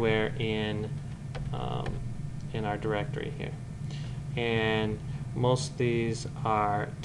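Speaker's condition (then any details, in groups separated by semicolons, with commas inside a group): No condition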